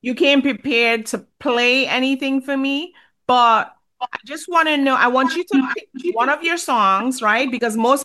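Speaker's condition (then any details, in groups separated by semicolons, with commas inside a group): No condition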